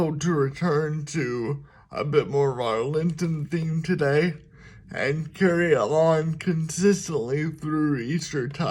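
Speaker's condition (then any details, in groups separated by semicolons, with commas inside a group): Cerebral palsy; speaks slower at times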